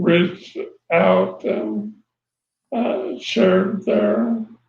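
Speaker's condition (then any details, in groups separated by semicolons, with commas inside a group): ALS; voice changed early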